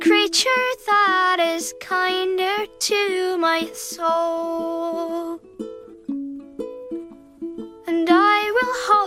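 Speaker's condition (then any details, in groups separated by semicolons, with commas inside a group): No condition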